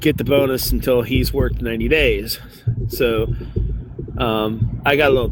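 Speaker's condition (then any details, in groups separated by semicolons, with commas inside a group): No condition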